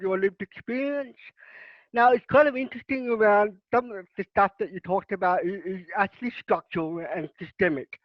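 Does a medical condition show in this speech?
Yes: cerebral palsy.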